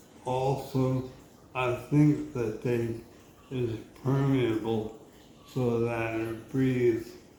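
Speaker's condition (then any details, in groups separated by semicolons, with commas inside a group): Motor neurone disease (ALS); PEG feeding tube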